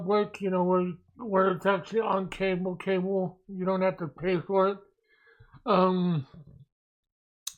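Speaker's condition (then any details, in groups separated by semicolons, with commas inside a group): Mobius syndrome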